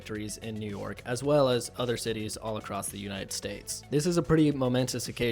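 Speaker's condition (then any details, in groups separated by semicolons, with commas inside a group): No condition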